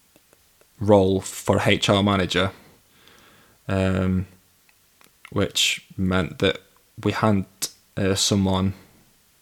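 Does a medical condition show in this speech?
Yes: stammer; past exposure therapy, 10-week CBT course from age 22; stammers more when nervous, pauses before answering, avoids phone use, no stammer in inner monologue; here prolonged sounds, blocks.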